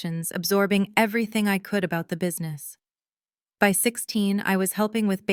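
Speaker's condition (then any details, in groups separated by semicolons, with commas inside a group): No condition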